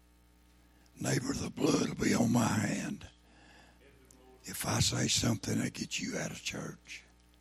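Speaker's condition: Throat cancer, lost vocal cord

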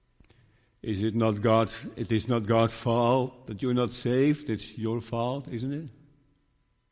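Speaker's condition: Parkinson's disease; diagnosed 5 years ago

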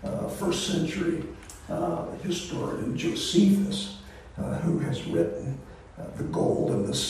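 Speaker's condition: Voice disorder; not contagious

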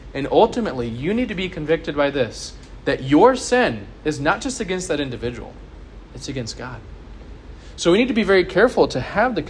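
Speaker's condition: No condition

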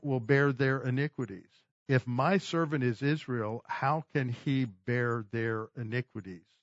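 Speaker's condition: No condition

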